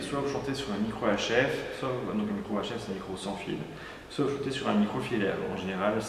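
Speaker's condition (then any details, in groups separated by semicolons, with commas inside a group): No condition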